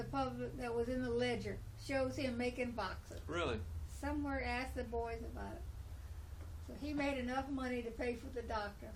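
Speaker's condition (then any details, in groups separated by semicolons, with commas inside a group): No condition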